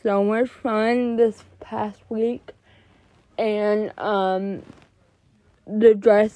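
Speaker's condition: Cerebral palsy; anxiety since 7th grade worsened it

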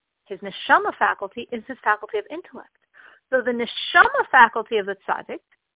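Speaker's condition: No condition

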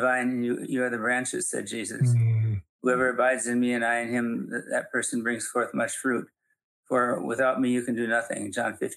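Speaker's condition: Parkinson's; still teaching and speaking publicly

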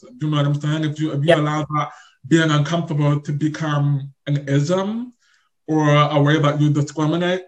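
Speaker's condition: Deaf or hard of hearing; does not hear everything

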